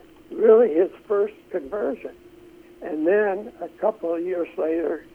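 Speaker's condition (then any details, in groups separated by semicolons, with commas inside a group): Essential tremor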